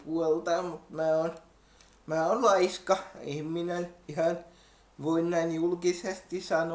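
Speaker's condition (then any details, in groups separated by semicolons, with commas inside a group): Cerebral palsy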